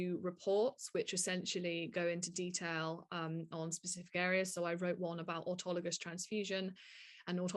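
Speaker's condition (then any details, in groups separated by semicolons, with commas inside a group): No condition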